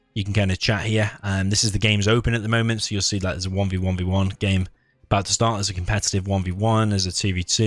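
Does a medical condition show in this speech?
No.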